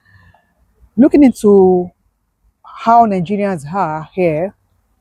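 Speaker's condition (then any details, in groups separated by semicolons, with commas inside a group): No condition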